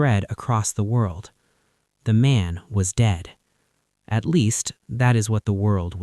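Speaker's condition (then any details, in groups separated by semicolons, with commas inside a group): No condition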